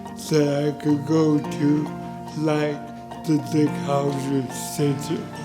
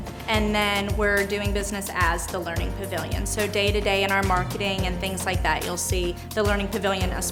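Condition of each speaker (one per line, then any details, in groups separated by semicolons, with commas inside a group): Cerebral palsy; present from birth
No condition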